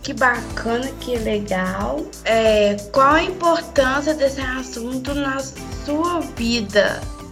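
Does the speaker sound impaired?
Yes: Down syndrome; diagnosed at birth, speech therapy and physiotherapy from 15 days old, difficulty with interpretation, exam reader in school.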